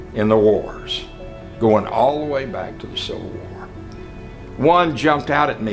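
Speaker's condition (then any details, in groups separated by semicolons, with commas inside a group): No condition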